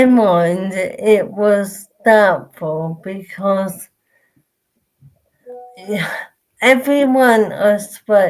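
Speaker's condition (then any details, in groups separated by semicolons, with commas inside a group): Motor neurone disease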